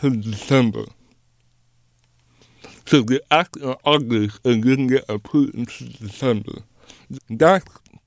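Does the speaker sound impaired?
Yes: cerebral palsy; lifelong cerebral palsy, dystonia with hand tremors; hand tremors sometimes prevent writing or typing, requested printed notes and audio recordings; speech difficult, cerebral palsy and dystonia affect speech.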